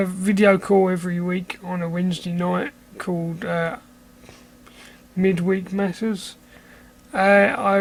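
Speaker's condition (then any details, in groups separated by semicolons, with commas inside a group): Cerebral palsy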